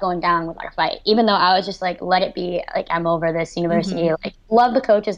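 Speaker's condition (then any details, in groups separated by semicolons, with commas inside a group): Cleft lip and palate; severe cleft lip and palate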